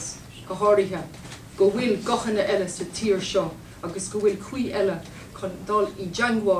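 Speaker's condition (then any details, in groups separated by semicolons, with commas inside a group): No condition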